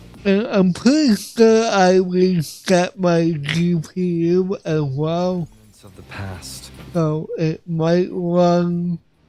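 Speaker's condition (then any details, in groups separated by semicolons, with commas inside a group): Cerebral palsy; affects voice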